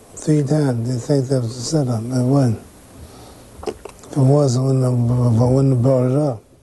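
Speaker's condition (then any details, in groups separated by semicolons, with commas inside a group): Parkinson's syndrome; no shaking, no weakness; sometimes slurred speech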